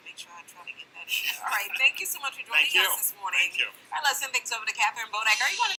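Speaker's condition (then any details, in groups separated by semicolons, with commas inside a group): No condition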